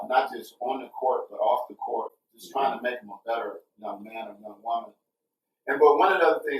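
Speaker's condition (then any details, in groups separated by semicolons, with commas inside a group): No condition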